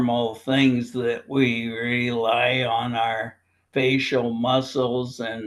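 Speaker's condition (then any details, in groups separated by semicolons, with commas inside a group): Primary lateral sclerosis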